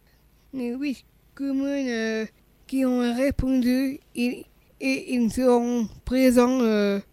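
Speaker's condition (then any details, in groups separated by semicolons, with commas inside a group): Down syndrome; congenital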